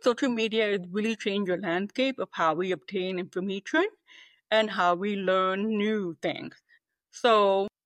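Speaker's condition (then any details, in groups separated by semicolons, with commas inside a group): Deafness, 98% hearing loss; harder to understand speech than when younger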